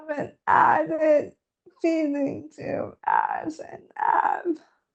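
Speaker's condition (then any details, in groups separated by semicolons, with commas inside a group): ALS; later insufficient oral intake, breathing impacted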